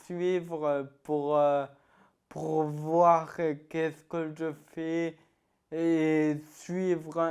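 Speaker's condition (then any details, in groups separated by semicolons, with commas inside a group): Ataxia-telangiectasia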